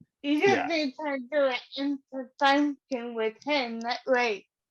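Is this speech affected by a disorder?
Yes: cerebral palsy.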